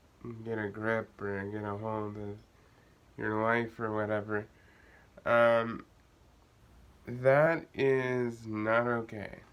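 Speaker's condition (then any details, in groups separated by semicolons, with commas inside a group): Cerebral palsy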